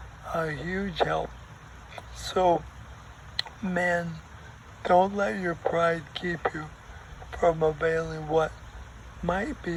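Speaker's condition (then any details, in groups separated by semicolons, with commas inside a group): ALS; talking increasingly difficult, breathing trouble worse when full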